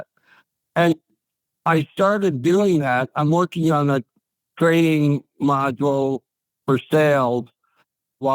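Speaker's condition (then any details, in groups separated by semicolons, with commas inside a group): ALS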